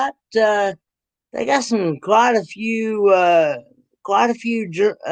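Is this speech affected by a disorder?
Yes: cerebral palsy; present since birth.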